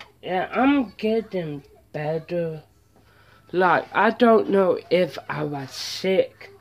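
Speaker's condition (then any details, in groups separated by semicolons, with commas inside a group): Mild cerebral palsy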